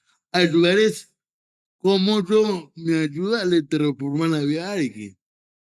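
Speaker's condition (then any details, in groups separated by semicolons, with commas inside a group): Cerebral palsy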